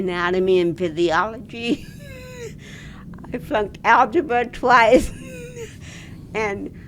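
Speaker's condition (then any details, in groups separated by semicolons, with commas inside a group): Cerebral palsy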